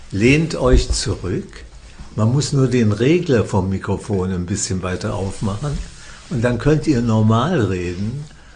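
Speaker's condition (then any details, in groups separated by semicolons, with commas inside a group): Parkinson's disease; first diagnosed by a psychiatrist, treated by professor Jens Volkmann in Würzburg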